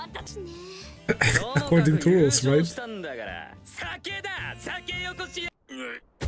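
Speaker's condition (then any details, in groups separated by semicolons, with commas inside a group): No condition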